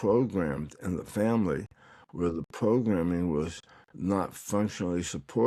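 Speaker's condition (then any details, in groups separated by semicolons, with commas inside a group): Tongue cancer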